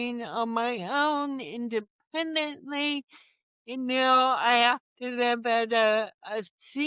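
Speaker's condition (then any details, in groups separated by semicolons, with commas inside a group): Cerebral palsy; present from birth, initially mild; lost ability to walk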